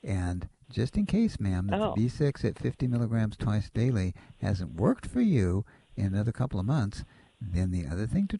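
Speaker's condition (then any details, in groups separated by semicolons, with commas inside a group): No condition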